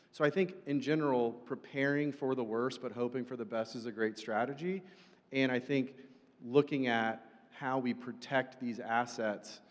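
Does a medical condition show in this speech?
No.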